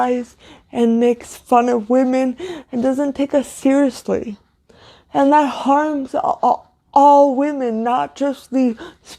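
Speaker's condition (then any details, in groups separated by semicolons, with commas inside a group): Cerebral palsy, severe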